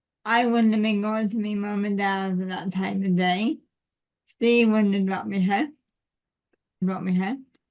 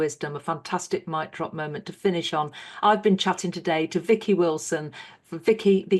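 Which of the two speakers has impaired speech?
The first: cerebral palsy; physical only, limited mobility since childhood, leg surgery, spinal curvature; cannot walk, wheelchair outside, walking slowly improving.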